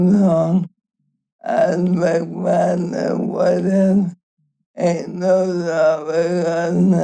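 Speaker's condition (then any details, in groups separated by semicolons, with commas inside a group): ALS; speaks softly, uses eye-gaze speech-generating device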